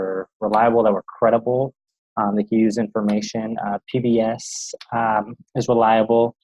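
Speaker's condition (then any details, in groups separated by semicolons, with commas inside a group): No condition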